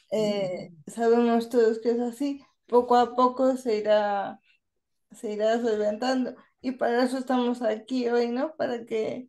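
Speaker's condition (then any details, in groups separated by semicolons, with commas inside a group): Cerebral palsy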